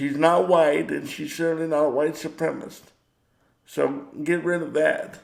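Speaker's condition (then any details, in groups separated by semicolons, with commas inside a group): Cerebral palsy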